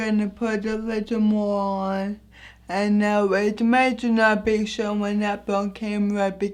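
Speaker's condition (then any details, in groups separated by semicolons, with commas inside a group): Anoxic brain injury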